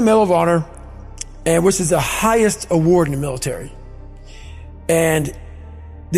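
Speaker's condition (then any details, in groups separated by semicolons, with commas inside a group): No condition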